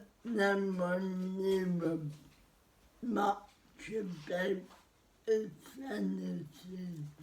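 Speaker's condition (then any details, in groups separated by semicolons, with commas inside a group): Cerebral palsy; spastic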